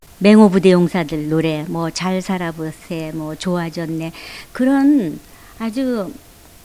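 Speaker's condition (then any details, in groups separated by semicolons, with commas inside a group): No condition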